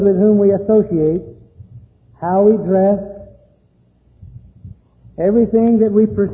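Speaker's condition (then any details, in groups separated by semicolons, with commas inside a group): No condition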